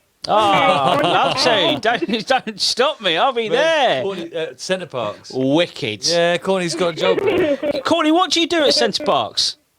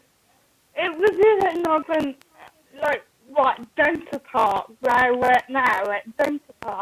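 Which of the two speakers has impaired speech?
The second: cerebral palsy.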